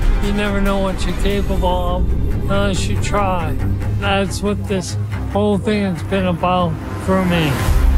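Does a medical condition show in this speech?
Yes: Parkinson's disease; diagnosed as teenager; age about 60.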